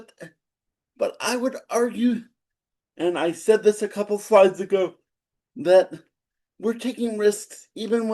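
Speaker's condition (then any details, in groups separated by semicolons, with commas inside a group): Cerebral palsy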